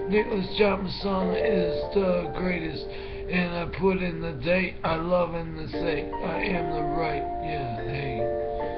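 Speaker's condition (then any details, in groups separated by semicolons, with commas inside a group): Brain injury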